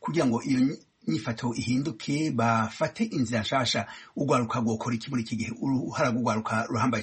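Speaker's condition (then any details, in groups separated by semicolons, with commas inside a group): No condition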